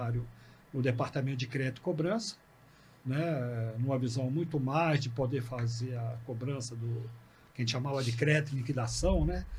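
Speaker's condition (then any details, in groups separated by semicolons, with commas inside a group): No condition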